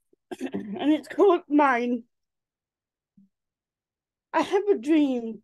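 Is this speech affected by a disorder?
Yes: cerebral palsy.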